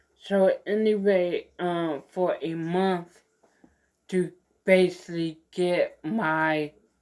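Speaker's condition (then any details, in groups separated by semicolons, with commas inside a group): Mild cerebral palsy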